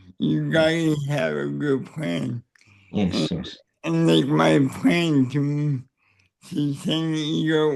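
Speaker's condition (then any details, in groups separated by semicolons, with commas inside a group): Cerebral palsy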